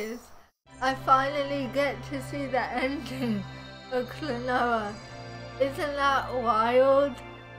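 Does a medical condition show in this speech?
Yes: cerebral palsy.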